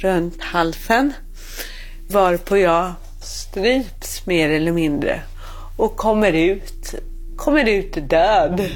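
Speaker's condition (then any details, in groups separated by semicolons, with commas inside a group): Cerebral palsy; born without heartbeat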